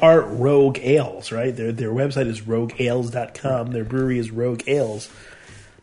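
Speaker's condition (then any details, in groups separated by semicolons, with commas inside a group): No condition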